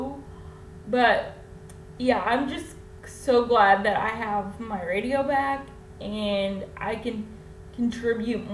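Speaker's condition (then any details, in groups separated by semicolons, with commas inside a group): Cerebral palsy; infant ventilator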